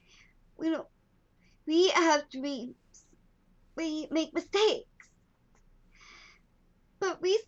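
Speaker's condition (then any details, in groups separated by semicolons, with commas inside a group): Down syndrome; lifelong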